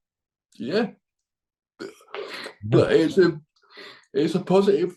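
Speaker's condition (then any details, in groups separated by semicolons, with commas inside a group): Cerebral palsy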